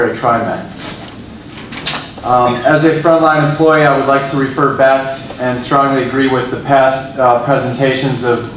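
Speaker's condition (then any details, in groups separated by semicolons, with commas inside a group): No condition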